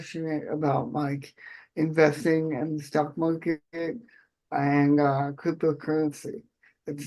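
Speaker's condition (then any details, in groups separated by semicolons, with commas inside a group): Cerebral palsy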